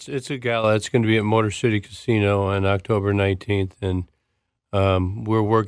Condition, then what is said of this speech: Parkinson's disease. Because my speech is, it's tough. Like I have to do speech therapies and, you know, so